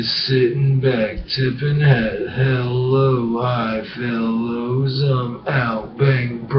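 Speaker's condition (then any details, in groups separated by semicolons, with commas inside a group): Brain injury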